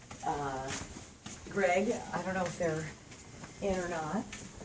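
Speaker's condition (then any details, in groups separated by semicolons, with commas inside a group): No condition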